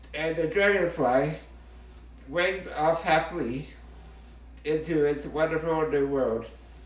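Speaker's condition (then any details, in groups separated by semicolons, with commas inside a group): Muscular dystrophy, Duchenne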